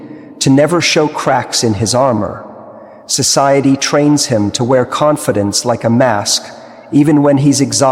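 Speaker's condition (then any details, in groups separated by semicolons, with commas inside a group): No condition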